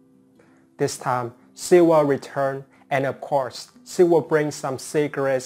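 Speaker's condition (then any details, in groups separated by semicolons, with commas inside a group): No condition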